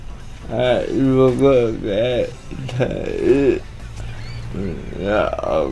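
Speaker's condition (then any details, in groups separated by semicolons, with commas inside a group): Cerebral palsy; one hand affected; atypical speech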